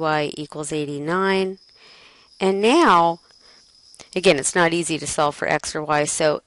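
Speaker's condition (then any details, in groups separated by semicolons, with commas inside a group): No condition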